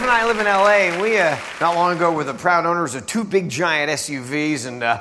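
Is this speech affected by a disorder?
No.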